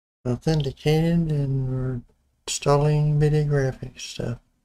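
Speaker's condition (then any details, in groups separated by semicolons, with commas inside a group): Parkinson's disease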